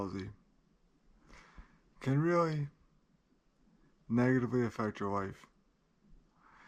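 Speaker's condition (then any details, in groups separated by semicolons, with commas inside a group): Cerebral palsy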